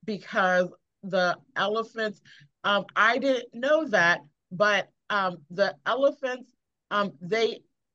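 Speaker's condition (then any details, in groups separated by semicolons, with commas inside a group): Aphasia after stroke; fluent with frequent 'you know' fillers, restarts, trailing unfinished sentences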